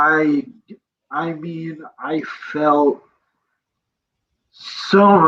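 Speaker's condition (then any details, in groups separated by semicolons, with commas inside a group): Cerebral palsy; present from birth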